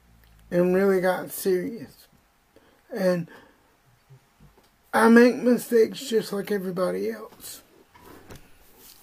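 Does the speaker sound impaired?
Yes: spastic cerebral palsy; uses wheelchair.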